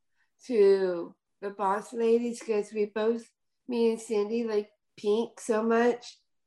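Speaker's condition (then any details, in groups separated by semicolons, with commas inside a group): Down syndrome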